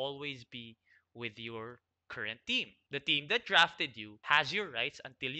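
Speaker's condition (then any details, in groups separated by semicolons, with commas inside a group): No condition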